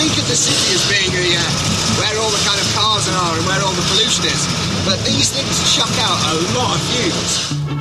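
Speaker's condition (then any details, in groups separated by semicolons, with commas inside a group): No condition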